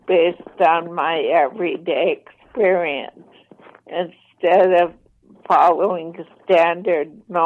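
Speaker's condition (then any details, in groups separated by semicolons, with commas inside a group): ALS, mild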